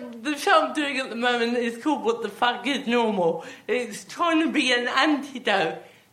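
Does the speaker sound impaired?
Yes: athetoid cerebral palsy, athetoid, with myotonia and ataxia.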